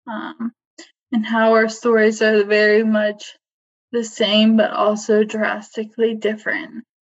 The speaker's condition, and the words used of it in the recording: ALS (motor neuron disease). But yeah, I feel like in some ways, sorry, I'm getting ready to lose my voice.